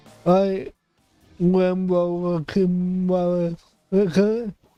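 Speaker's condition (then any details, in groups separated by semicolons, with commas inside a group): Cerebral palsy; affects voice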